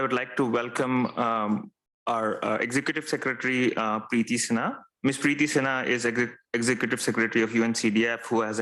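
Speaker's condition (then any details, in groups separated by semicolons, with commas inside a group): No condition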